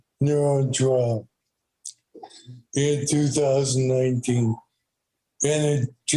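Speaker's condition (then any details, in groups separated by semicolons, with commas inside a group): ALS; after treatment FVC 45%, speech unaffected by breathlessness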